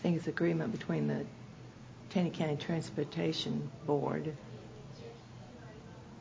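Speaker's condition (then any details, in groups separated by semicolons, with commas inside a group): No condition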